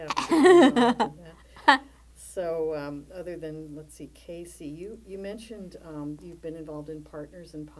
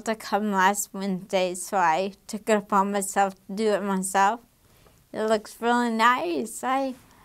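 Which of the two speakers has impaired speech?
The second: damaged diaphragm; regular breathing exercise through cardio; breathing problems strongly affect speech, worse without exercise.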